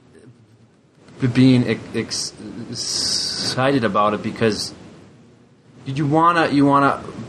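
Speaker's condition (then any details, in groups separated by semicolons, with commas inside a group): Stuttering; much struggle at certain times, still hard talking with boss sometimes; described as calm way to stutter; stutters openly, stronger than usual lately, exhausting; repeated sounds, prolonged sounds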